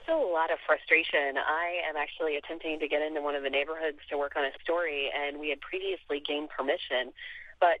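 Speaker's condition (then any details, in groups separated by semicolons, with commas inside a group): No condition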